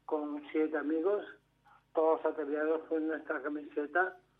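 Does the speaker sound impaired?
Yes: amyotrophic lateral sclerosis; amyotrophic lateral sclerosis diagnosed about 2 years ago, progressive, neurodegenerative, no treatment, took part in trial.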